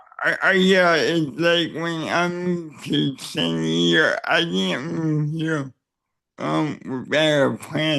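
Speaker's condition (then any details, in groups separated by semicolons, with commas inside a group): Cerebral palsy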